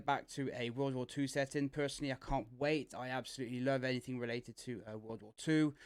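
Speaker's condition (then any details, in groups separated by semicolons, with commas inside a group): No condition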